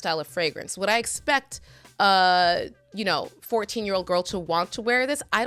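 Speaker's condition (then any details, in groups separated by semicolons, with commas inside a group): No condition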